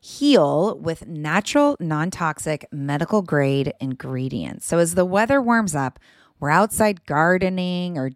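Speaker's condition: No condition

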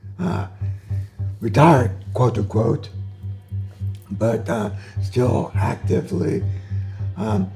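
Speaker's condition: Vocal cord damage; speech and language returned

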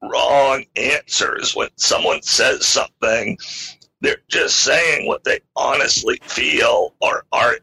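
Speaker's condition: Spasmodic dysphonia; acquired rare neurological voice disorder, adult onset; recovered a good bit since onset, able to do interview; weakened voice, at onset trouble speaking, could barely use voice, spoke little to protect it

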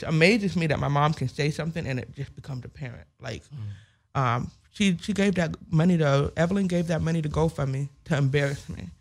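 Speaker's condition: Hearing loss with speech impediment; 30% other

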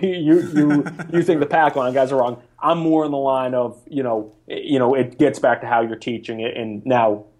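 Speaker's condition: No condition

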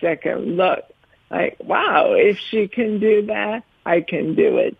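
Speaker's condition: ALS; ALS at 47 after a year of running into walls, no use of hands, arms, legs; about 7 years since diagnosis, slow progressor, types with eyes on computer; tongue affected, speaks more slowly than before, worried about voice, held up over 15 minutes

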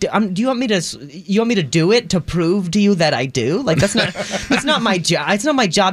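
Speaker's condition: Stuttering, acquired after sports injury; softball grounder hit throat, fell backwards, hit head, possible concussion; voice sometimes taken as fake, learned to sing; blocks

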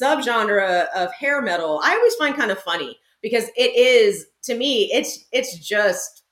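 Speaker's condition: No condition

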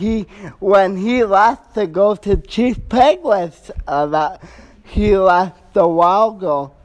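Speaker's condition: Cerebral palsy; caused by brain bleed, affects walking muscles, all muscles affected to some degree, wheelchair since childhood

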